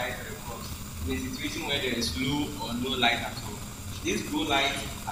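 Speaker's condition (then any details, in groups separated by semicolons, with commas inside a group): No condition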